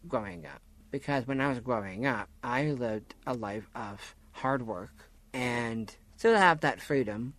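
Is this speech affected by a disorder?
Yes: Down syndrome; disability since childhood.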